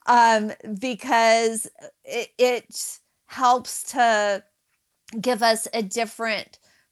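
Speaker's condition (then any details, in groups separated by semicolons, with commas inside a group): Stutter; stutter since at least high school, stutters openly on stage; less stuttering when singing or using an imitated altered voice such as Marilyn Monroe voice, chooses to stutter instead; prolonged sounds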